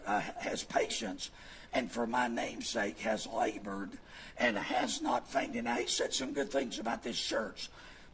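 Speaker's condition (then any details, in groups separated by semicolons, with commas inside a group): Vocal fold paralysis; irritating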